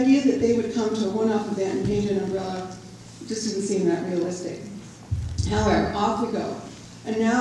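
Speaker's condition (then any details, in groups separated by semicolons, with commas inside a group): No condition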